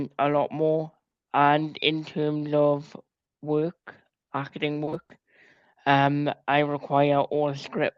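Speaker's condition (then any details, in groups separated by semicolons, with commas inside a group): Cerebral palsy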